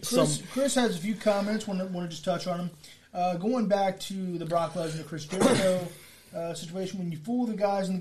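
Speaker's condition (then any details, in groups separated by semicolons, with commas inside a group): No condition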